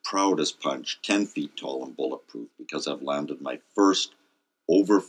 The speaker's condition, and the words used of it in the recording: None; typical speech.